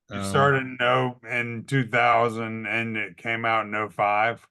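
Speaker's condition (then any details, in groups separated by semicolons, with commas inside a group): ALS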